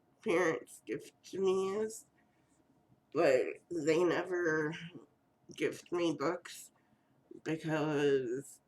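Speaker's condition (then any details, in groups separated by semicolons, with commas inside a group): Cerebral palsy; first word not said quite right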